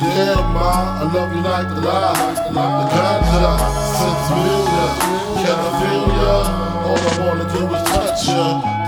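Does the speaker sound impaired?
No.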